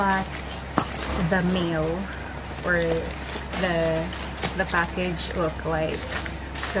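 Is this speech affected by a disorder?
No.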